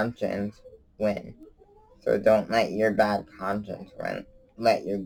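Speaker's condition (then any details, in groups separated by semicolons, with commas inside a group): Cerebral palsy; from birth, wheelchair user; 16 years since birth, wheelchair throughout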